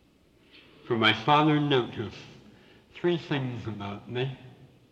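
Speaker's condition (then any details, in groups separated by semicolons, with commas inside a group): Severe cleft palate with lisp; congenital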